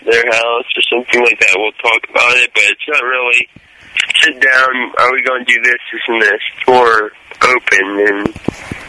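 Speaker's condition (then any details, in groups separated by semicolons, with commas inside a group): Cerebral palsy, mild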